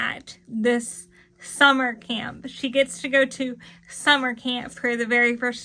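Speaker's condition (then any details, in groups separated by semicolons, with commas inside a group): Cerebral palsy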